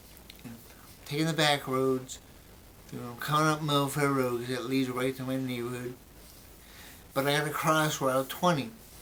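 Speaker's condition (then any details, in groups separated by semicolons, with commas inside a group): Brain injury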